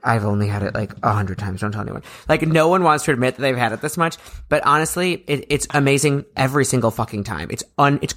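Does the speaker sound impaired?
No.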